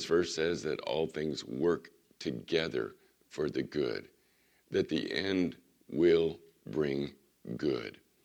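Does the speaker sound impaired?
Yes: vocal cord surgery recovery; recovering from vocal cord surgery, resting voice, recent cold and coughing set recovery back; voice not ready for full message, doctor limits teaching to 10-15 minutes.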